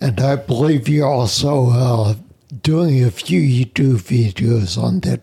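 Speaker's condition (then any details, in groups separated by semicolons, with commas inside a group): Spinocerebellar ataxia; rare neuromuscular disease, mobility challenged, disabilities for over 20 years, seen by neurologist; speech impediment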